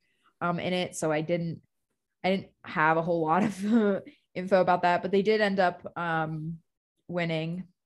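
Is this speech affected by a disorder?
No.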